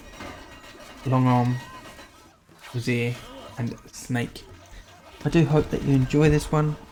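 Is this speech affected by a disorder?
No.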